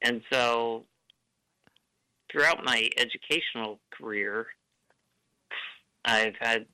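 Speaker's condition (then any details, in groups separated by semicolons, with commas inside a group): Duchenne muscular dystrophy; ventilator may be audible, speech cadence slightly different but works well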